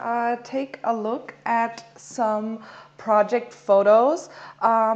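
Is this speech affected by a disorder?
No.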